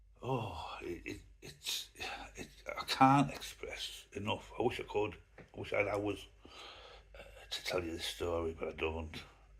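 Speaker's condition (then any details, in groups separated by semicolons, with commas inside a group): Myasthenia gravis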